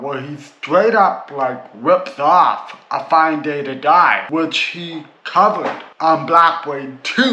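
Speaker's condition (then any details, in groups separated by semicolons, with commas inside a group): Cerebral palsy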